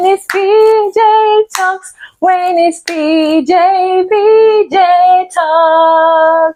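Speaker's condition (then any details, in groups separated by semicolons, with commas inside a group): No condition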